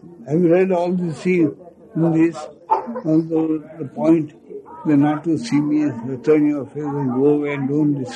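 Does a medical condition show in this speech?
Yes: speech loss after head injury; head injury from car accident, unconscious after accident, speech lost after accident; very difficult to utter words, heavy speech, listeners say understandable.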